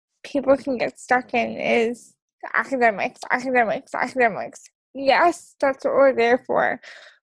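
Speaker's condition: Cerebral palsy; wheelchair use, onset before birth

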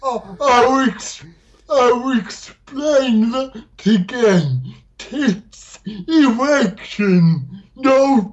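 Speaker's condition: Dysarthria; from cerebral palsy, cannot do separate things with separate fingers; much improved through stand-up comedy, once barely intelligible, now occasionally not understood; noticeable speech accent, some words misheard by host, host finds easy to understand

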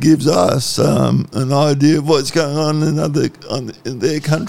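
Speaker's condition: Cerebral palsy; once cold stays cold

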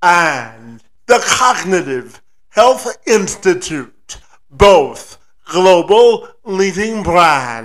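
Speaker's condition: Spastic quadriplegia cerebral palsy; present from birth, cannot walk normally, described as too little oxygen in legs

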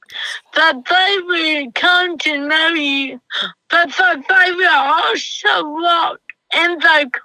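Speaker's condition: Cerebral palsy; self-described as half-CP

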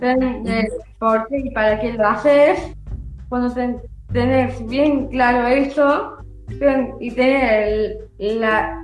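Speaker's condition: Down syndrome; from birth

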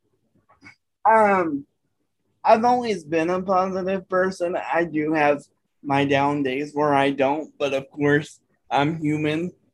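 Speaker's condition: Cerebral palsy; hands distorted

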